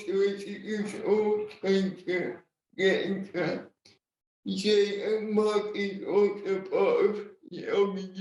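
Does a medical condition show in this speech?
Yes: cerebral palsy, spastic and dyskinetic.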